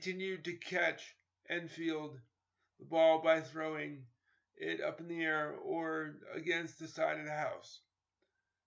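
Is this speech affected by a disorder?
Yes: cerebral palsy; cerebral palsy from spinal meningitis contracted at birth in 1972.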